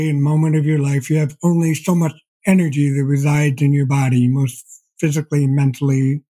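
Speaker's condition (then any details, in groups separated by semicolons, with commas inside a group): Deafblindness; progressive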